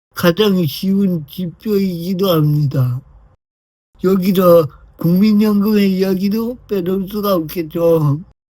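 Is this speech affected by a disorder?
Yes: brain lesion disability.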